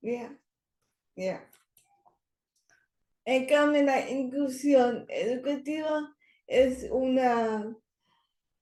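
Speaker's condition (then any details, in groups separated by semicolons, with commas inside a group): Cerebral palsy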